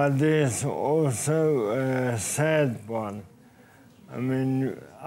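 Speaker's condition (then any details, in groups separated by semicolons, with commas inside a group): Motor neuron disease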